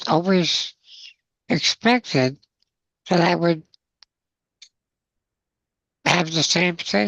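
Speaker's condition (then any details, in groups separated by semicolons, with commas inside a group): Spinal muscular atrophy, congenital; progressive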